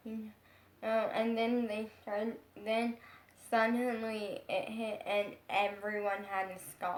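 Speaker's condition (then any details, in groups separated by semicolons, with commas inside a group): Brain injury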